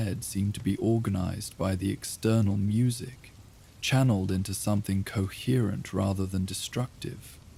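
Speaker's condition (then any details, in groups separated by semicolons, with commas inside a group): No condition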